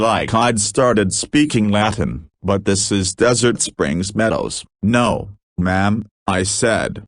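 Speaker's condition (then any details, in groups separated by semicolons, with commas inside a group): No condition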